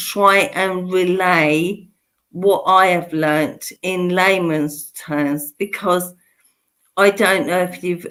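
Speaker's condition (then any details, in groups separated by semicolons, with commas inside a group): Motor neurone disease; speech and swallowing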